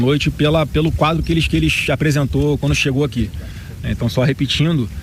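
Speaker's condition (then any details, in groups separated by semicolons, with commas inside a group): No condition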